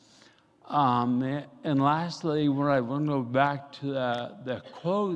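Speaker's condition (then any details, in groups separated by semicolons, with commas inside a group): Ataxia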